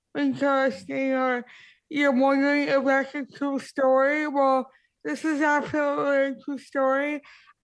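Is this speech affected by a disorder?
Yes: cerebral palsy; wheelchair user, impaired speech since childhood; speaks concisely and quickly to hold listeners' attention.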